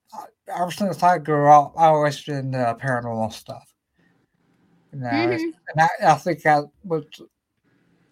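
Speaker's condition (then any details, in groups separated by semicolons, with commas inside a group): Cerebellar ataxia; shaky, symptoms before diagnosis, uses small roller when out goose hunting; slurs a bit, voice affected a little, may need to repeat himself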